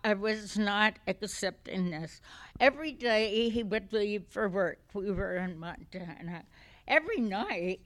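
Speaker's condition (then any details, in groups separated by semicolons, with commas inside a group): Essential tremor; essential tremor affecting voice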